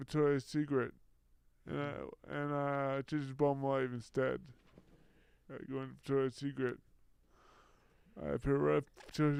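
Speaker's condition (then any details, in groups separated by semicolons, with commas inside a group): Brain injury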